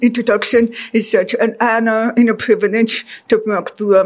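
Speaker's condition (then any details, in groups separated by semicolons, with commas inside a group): Deafness; deaf since childhood, teachers asked not to talk facing blackboard; speech therapy with Mindy Kobomis most of life, learning to talk, hear, pronounce words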